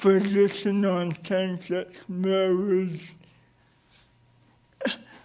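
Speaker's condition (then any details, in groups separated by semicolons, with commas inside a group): Cerebral palsy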